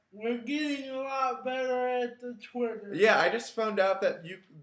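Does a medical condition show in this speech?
Yes: cerebral palsy; brain injury.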